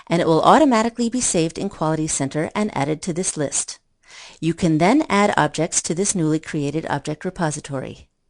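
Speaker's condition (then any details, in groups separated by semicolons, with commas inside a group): No condition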